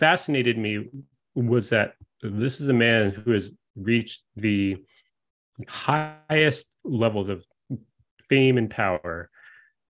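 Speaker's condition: Stutter; childhood onset, neurological and genetic basis, persists for life, no cure; recorded via zoom, video call lag makes turn-taking hard; blocking moments, daily speaking situations very difficult, anticipates stuttering in everyday moments; prolonged sounds, blocks

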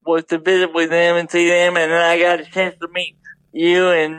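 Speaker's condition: Double hemiplegia cerebral palsy; horse therapy since age 5

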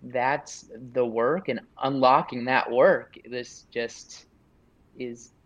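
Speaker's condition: Stuttering; onset at age 3-4, strong fear of speaking; openly stutters, self-advertises, past speech programs, support groups, self-help; broken-up speech at times; prolonged sounds

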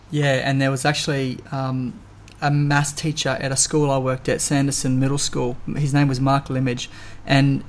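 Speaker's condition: No condition

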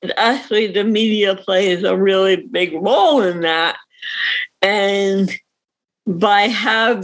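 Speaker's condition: Cerebral palsy; reading disability

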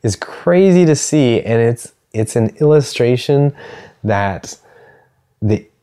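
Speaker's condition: No condition

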